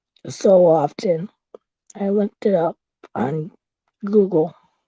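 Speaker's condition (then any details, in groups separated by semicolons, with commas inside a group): Cerebral palsy; visible disability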